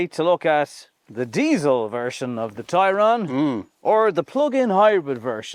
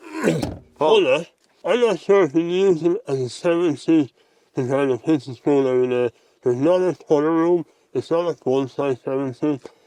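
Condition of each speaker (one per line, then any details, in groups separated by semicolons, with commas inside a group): No condition
Mouth cancer surgery; mouth cancer, surgery, radiotherapy; speech varies, may sound totally different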